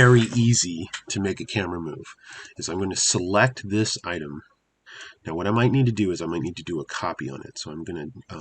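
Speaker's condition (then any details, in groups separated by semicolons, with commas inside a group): No condition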